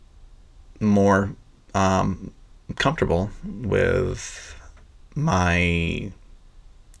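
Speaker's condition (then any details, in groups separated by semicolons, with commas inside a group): Stuttering; wants more comfort with own stutter, plans daily mindfulness, positive affirmations, speaking with new people; frequent um fillers, word and phrase repetitions; prolonged sounds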